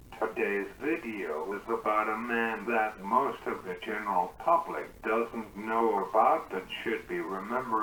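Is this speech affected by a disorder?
Yes: cerebral palsy; uses wheelchair.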